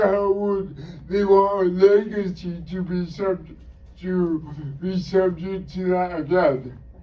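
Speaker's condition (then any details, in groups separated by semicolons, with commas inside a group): Cerebral palsy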